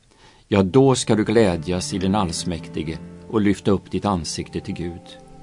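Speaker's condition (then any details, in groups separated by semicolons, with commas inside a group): No condition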